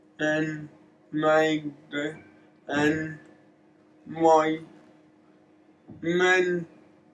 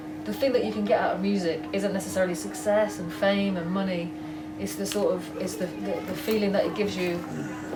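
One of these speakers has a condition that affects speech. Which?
The first: cerebral palsy.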